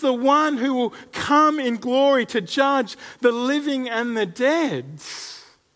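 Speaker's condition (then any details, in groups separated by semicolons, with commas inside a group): No condition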